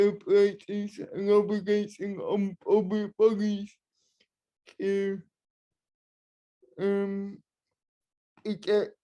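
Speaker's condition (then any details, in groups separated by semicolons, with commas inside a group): Cerebral palsy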